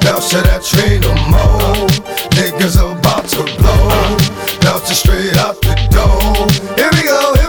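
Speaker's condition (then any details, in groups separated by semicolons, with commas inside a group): No condition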